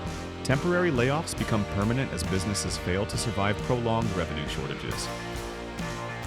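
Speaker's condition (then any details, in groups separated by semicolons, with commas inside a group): No condition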